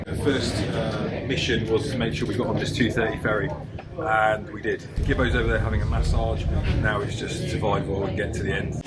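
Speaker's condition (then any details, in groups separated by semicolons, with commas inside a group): No condition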